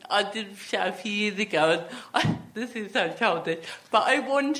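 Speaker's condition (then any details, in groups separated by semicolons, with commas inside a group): Athetoid cerebral palsy; with myotonia and ataxia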